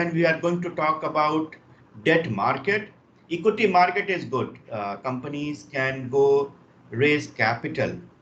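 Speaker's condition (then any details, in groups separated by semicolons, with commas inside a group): No condition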